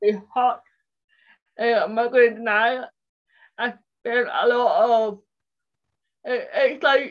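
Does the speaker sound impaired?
Yes: cerebral palsy; left side affected, walking and dexterity difficulties, profoundly deaf, tightens easily, riding for disabled 15 years; speech impairment.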